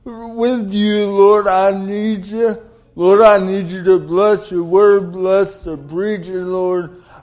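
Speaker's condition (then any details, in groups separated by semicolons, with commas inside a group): Cerebral palsy; delayed development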